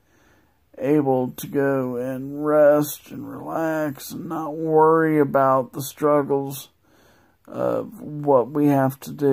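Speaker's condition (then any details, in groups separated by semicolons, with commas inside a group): Multiple sclerosis; progressive form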